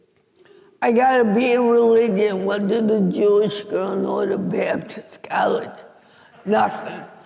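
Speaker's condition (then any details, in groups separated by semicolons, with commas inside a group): Cerebral palsy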